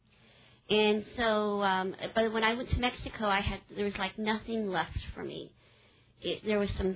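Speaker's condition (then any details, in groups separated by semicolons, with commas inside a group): Cleft palate; congenital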